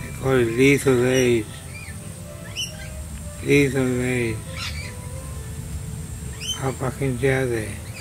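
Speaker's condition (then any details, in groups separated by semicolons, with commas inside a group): Slurred speech from poisoning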